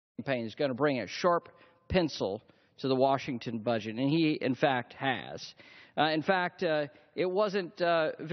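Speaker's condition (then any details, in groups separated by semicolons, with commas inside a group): No condition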